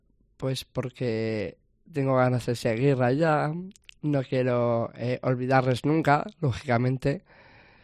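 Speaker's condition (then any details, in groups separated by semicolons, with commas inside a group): Down syndrome; extra copy of chromosome 21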